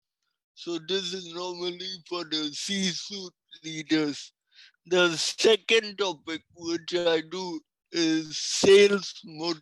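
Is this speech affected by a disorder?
Yes: cerebral palsy; from birth, breech birth complications, affects walking, speech and coordination, not mentally affected, no cure.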